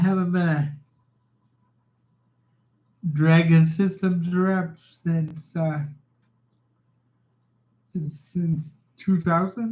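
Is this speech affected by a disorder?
Yes: cerebral palsy.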